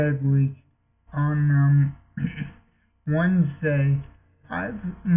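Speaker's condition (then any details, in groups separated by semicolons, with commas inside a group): Multiple sclerosis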